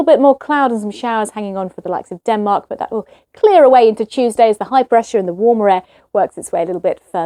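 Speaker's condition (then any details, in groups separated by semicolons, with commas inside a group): No condition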